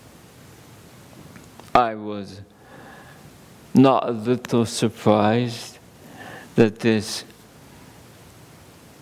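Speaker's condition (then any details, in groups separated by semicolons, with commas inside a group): ALS; under neurologist care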